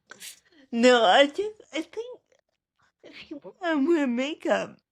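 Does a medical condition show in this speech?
Yes: cerebral palsy.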